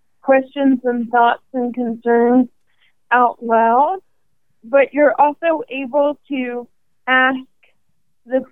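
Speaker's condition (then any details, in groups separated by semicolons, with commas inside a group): ALS; about 5.5 years since diagnosis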